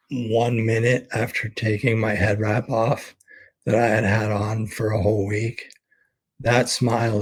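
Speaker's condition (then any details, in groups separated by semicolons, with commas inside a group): ALS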